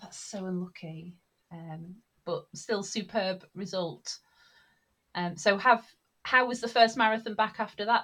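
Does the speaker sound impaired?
No.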